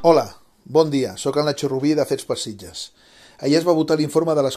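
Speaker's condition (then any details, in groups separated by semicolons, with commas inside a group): No condition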